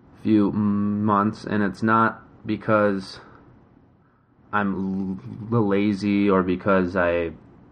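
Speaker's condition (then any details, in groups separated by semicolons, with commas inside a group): Stuttering; tightening during blocks, struggle in technical talk, can modify stutter; blocks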